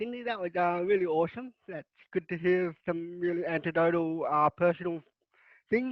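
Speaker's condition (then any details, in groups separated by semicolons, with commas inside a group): Cerebral palsy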